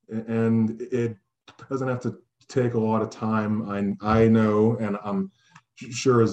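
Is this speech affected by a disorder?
Yes: stuttering; lifelong stutter, cannabis reported to help stuttering; here repeated sounds, prolonged sounds.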